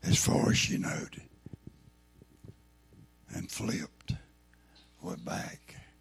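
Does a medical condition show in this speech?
Yes: throat cancer, lost vocal cord; kept trying to preach with no voice.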